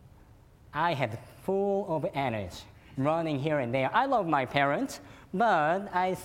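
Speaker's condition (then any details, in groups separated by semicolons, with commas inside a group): Cleft lip and palate; fed formula and cow milk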